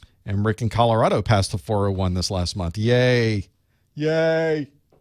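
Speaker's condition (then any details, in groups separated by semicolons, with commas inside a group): No condition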